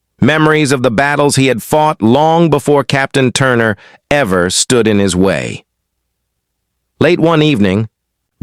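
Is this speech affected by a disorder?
No.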